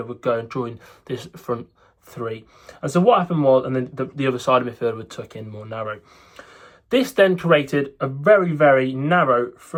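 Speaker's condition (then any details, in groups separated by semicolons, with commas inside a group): No condition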